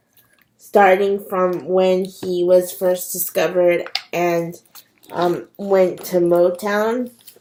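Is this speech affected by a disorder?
Yes: cerebral palsy.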